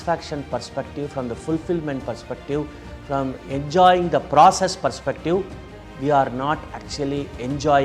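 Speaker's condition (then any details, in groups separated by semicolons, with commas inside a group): No condition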